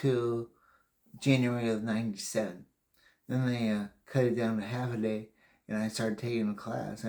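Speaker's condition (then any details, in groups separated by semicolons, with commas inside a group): Brain injury; memory greatly affected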